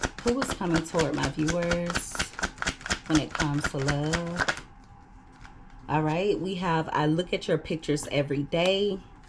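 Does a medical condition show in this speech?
No.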